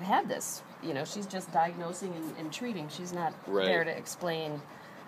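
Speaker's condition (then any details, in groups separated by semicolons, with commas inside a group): No condition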